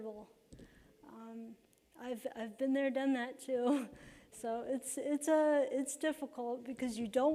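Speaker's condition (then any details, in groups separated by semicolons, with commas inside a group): Cerebral palsy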